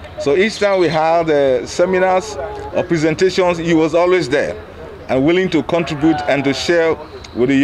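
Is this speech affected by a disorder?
No.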